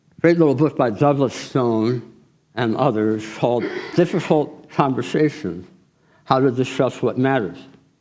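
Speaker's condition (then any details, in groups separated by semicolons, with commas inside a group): Tongue cancer surgery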